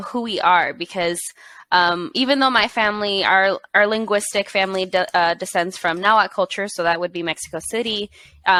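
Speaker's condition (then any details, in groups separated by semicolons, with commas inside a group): No condition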